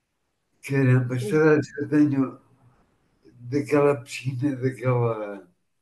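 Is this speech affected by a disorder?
Yes: machado-Joseph disease (sca3).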